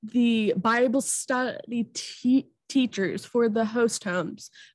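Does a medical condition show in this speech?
Yes: stuttering; stuttering with blocks, slowly accepting stutter; sees therapist; gets stuck, word and part-word repetitions, saying own name still hard; here repeated sounds, prolonged sounds.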